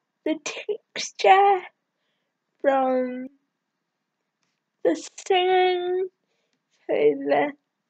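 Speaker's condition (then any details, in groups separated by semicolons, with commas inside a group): Cerebral palsy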